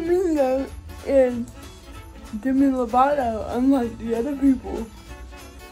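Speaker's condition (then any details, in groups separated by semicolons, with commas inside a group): Cerebral palsy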